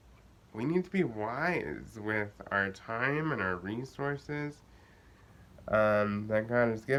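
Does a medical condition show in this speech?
Yes: cerebral palsy.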